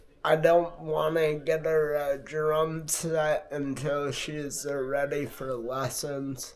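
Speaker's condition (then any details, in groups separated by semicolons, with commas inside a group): Multiple sclerosis; affects hands and left arm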